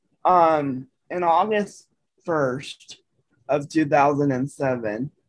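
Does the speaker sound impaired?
Yes: cerebral palsy; from birth, hands distorted, dexterity issues, types with one finger, needs 90-95% assistance from provider.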